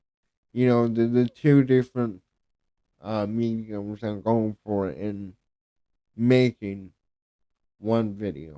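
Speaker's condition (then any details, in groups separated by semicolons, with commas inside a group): Cerebral palsy; speech affected by cerebral palsy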